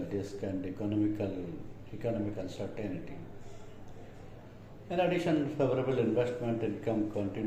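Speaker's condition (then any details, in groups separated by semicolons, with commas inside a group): No condition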